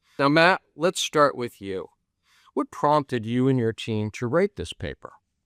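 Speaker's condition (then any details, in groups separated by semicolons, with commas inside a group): No condition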